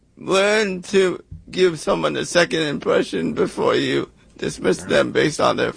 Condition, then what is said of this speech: Cerebral palsy. So I went to Toastmasters in hopes to better my speaking for play-by-play